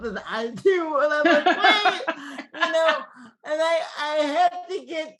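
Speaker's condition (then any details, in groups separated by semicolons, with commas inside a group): Cerebral palsy, mild; mildly affected speech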